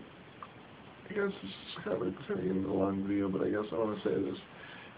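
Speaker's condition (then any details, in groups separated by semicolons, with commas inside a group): Cerebral palsy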